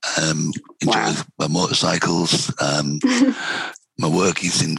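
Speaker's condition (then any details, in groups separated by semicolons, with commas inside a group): Vocal cord cancer, head and neck cancer, right vocal cord; three years out of treatment, no recurrence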